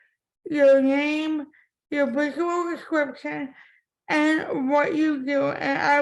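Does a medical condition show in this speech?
Yes: cerebral palsy; from birth; impaired speech.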